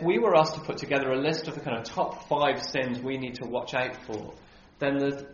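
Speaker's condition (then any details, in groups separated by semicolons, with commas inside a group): No condition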